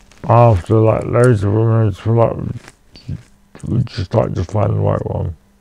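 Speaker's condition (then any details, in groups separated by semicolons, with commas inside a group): Cerebral palsy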